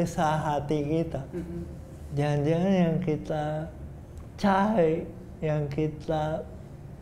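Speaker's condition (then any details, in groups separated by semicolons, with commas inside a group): Cerebral palsy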